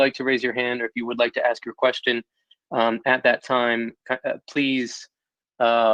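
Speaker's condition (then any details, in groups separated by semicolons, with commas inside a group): No condition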